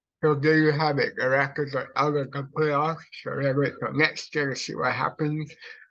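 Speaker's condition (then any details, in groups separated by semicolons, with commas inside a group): Cerebral palsy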